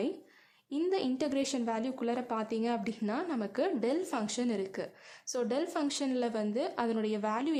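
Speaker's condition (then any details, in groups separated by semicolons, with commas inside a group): No condition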